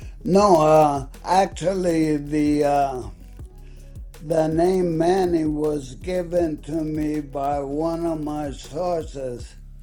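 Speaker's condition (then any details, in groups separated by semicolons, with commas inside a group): ALS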